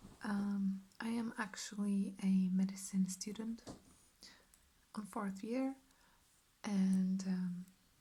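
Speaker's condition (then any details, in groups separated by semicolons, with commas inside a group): No condition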